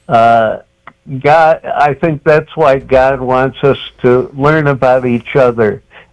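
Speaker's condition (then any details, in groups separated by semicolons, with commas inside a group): Cerebral palsy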